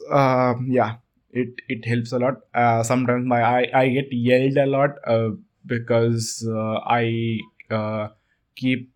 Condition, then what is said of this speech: Stuttering. I stop a word, and then I use the same syllable over and over until I